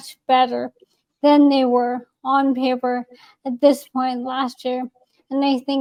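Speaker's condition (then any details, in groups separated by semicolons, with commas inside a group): ALS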